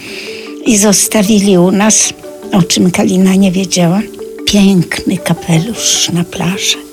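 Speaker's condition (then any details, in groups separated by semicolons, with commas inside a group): No condition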